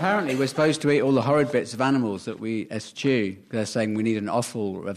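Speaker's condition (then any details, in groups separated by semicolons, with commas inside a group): No condition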